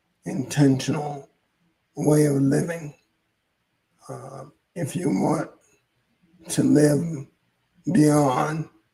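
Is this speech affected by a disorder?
Yes: ALS; hoarse voice.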